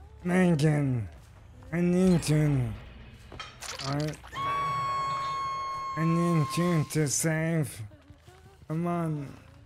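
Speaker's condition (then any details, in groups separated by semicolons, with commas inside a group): ALS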